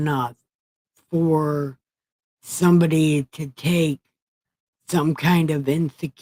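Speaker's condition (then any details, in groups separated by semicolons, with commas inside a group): Brain injury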